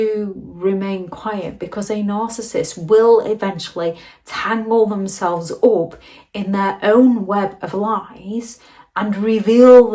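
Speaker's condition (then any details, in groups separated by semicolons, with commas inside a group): No condition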